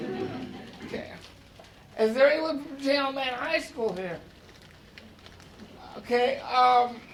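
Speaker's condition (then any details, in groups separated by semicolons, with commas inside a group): Cerebral palsy; brain cell damage at birth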